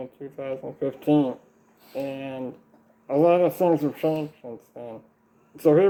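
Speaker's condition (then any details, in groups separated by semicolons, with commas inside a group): Duchenne muscular dystrophy; very limited chewing and swallowing, still eats by mouth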